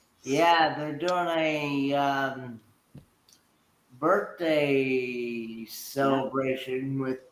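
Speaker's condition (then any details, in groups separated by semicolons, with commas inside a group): Cerebral palsy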